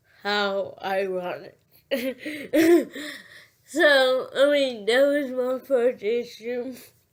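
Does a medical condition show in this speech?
Yes: cerebral palsy.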